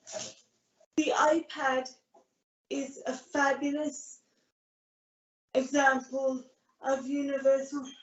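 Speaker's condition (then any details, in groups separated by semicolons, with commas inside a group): Cerebral palsy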